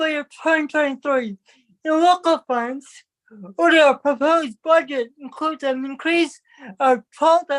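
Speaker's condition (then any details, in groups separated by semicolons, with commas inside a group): Cerebral palsy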